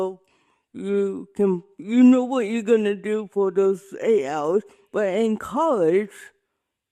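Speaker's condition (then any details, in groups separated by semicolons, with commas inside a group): Cerebral palsy; with developmental disabilities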